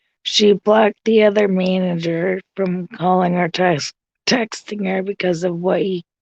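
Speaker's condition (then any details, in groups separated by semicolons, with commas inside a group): Cerebral palsy; tracheotomy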